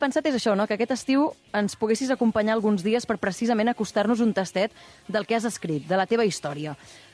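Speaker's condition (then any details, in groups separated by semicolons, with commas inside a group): No condition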